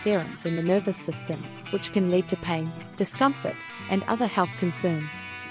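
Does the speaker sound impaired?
No.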